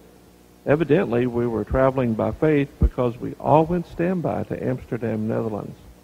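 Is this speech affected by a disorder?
No.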